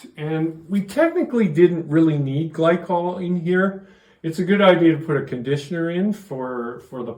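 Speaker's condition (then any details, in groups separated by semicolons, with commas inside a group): No condition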